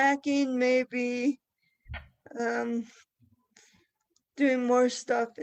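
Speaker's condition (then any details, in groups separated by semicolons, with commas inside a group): Cerebral palsy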